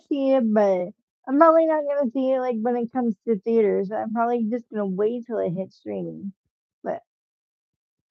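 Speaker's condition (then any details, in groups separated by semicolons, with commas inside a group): Cerebral palsy, spastic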